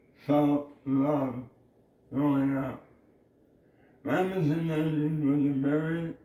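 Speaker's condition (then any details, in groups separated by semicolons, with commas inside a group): Oral cancer; base of tongue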